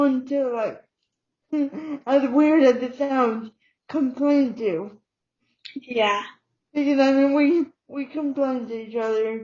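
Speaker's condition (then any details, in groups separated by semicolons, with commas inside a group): Cerebral palsy; uses wheelchair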